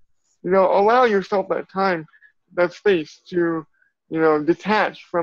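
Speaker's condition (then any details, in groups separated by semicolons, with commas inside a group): Cerebral palsy; from birth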